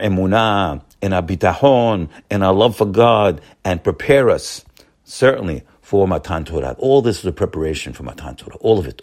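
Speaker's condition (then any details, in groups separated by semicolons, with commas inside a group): No condition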